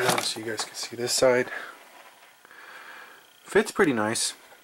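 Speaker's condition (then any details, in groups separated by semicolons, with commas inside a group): No condition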